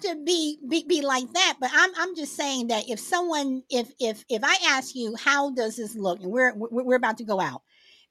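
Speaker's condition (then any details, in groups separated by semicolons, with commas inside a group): Stutter from cleft palate; born with cleft palate (hair lip), treated, in and out of hospital until age 12; talks out loud on podcast partly for speaking practice; attributed to cleft palate; repeated sounds, repeated words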